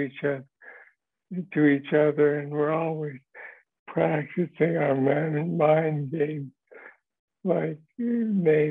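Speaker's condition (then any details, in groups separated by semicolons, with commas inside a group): Parkinson's disease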